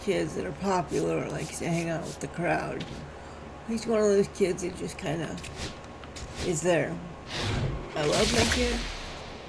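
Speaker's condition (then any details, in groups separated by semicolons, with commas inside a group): Cerebral palsy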